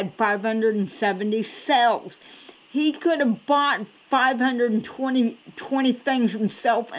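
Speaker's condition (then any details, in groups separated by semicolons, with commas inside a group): Cerebral palsy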